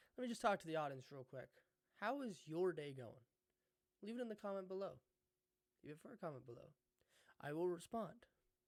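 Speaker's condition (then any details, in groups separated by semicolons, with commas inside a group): No condition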